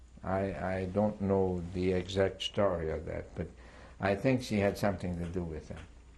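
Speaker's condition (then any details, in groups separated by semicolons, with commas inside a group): No condition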